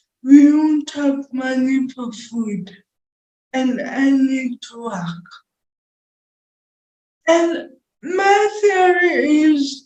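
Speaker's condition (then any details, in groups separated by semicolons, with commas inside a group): Cerebral palsy; present from birth; speech may be hard to understand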